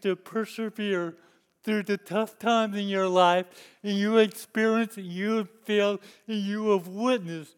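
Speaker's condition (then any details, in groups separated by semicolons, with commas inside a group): Cerebral palsy; lifelong disability since youth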